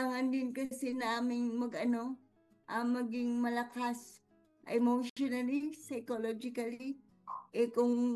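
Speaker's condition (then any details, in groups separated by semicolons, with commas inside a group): Cerebral palsy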